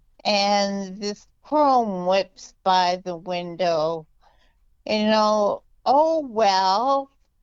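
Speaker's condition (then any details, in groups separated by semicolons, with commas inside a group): Multiple sclerosis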